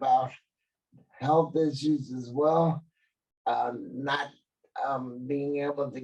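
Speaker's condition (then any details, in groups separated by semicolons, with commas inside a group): Cerebral palsy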